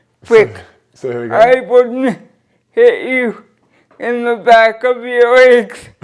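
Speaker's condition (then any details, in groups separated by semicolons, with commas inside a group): Cerebral palsy; speech hard to understand, comprehension unaffected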